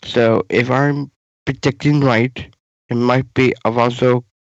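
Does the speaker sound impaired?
Yes: Down syndrome.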